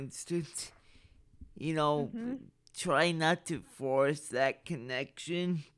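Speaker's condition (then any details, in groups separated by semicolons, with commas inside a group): Cerebral palsy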